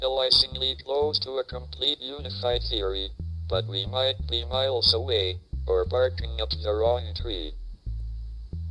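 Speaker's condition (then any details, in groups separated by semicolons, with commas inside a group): ALS, speech-generating device; computer voice controlled by cheek muscle, slow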